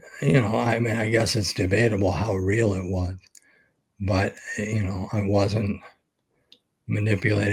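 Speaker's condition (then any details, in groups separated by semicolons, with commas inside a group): ALS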